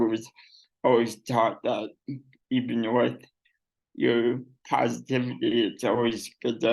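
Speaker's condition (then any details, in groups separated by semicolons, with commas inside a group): Cerebral palsy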